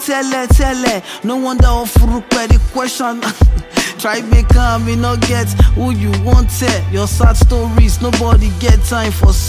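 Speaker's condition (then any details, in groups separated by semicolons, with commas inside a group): No condition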